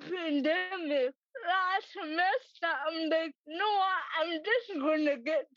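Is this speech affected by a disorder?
Yes: cerebral palsy; no longer takes medication, treated at age 8, arms opened up lately, slow typing, extra exam time.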